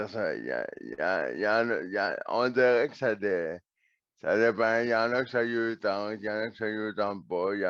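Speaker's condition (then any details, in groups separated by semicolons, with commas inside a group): Neonatal cerebral palsy; oxygen loss at birth, operation at age 4, muscle atrophy; wheelchair after muscles tired and atrophied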